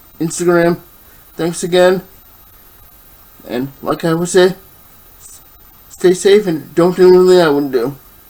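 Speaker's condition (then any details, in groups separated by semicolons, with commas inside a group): Cerebral palsy, spastic diplegia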